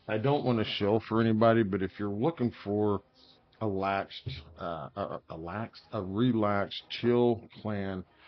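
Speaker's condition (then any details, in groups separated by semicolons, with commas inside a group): No condition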